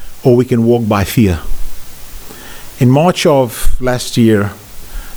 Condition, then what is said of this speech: No condition.